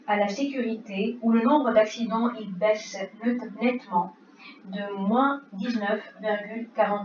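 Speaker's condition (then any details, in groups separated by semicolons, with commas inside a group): No condition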